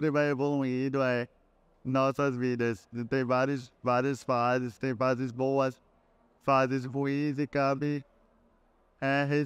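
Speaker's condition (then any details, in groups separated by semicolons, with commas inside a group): Cerebral palsy; relearned talking after onset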